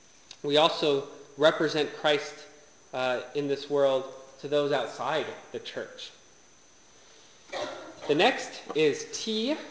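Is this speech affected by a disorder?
No.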